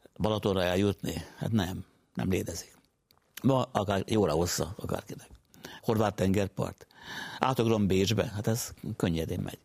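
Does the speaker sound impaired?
No.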